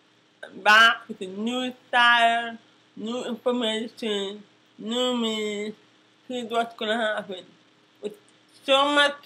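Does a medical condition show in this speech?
Yes: cerebral palsy.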